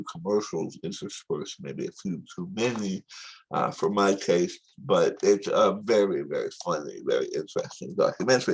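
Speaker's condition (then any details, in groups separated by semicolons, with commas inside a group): Tongue cancer surgery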